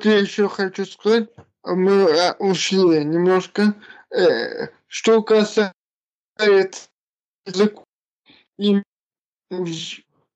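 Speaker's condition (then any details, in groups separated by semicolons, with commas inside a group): Cerebral palsy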